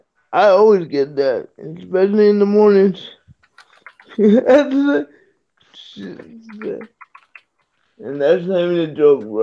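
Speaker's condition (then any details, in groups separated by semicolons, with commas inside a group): Cerebral palsy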